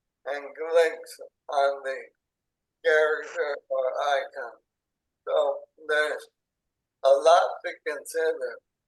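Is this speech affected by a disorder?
Yes: ALS; onset in hands and arms, tracheostomy.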